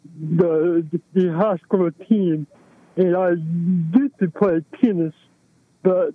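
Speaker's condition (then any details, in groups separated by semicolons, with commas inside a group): Cerebral palsy; affecting movement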